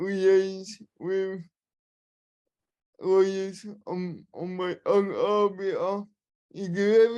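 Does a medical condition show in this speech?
Yes: cerebral palsy, spastic and dyskinetic.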